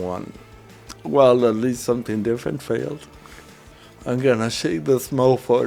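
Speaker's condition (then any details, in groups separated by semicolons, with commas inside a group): Cerebral palsy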